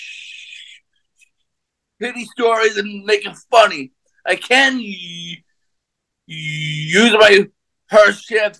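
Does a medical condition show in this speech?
Yes: stutter; lifelong stutter, diagnosis global developmental delay, not Down syndrome, often wrongly called faked; stutter present in conversation, denies faking it; sometimes deliberately enhanced on stage for jokes and comic timing, good vocabulary; here prolonged sounds, blocks.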